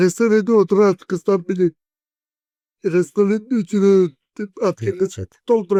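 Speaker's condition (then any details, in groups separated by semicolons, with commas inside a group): Cerebral palsy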